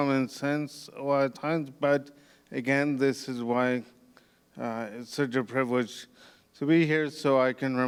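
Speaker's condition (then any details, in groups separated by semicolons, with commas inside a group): Cerebral palsy; physical disability, power wheelchair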